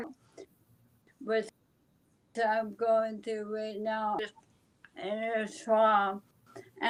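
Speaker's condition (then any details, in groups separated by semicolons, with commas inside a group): ALS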